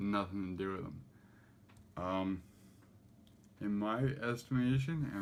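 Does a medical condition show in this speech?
Yes: cerebral palsy; affects gait and walking.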